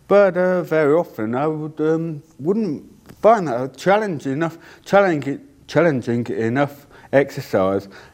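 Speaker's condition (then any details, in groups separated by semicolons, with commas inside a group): Deafness; cannot hear own voice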